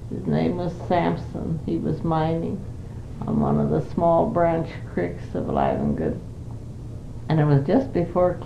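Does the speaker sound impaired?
Yes: Parkinson's disease; Parkinson's for 5 years, not very able to do much; 5 years since onset, cannot live alone.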